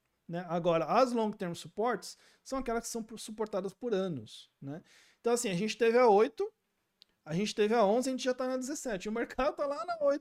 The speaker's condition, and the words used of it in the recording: No condition.